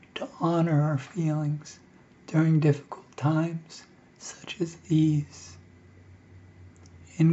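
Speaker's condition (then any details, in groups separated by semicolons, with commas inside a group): ALS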